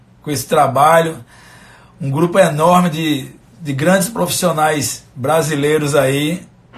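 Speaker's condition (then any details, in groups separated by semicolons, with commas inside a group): No condition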